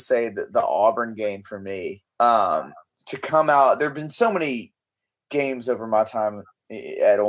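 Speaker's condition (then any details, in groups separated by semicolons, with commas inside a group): No condition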